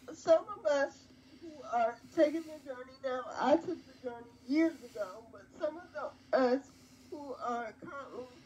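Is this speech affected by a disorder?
Yes: quadriplegic cerebral palsy.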